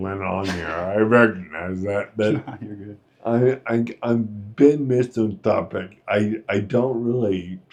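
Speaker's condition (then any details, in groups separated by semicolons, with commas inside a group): Friedreich's ataxia; inherited, muscle degeneration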